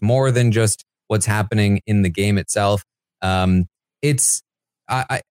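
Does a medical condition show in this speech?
No.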